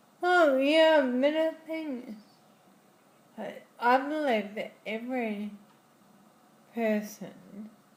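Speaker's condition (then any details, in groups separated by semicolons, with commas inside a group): Friedreich's ataxia; diagnosed in childhood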